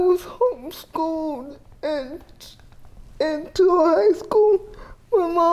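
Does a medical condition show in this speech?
Yes: cerebral palsy, athetoid, severe; speech can be hard to understand, speech therapy.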